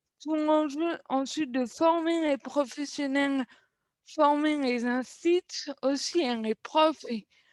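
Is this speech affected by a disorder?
Yes: cerebral palsy.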